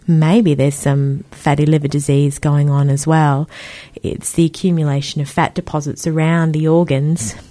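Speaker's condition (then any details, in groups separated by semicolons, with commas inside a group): No condition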